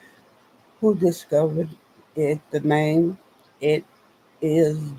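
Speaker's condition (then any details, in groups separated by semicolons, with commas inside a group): Spinal neurosarcoidosis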